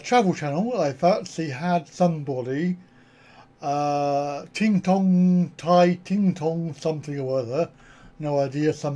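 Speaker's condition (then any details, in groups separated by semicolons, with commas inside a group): Cerebral palsy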